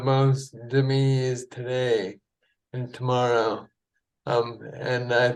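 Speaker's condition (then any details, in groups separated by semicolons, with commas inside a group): Friedreich's ataxia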